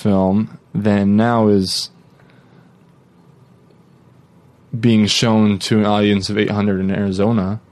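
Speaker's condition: Stutter; lifelong stutter, speech therapy in school and before senior college year, emotional therapy for shame; mild but noticeable stutter, barely noticeable in this comfortable conversation; face twitching when stuttering, worse when stressed, near fluent when comfortable, much thinking behind every word; blocks

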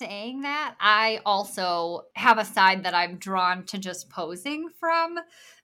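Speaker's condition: Bilateral cleft lip and palate; congenital

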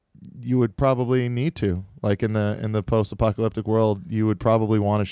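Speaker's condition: No condition

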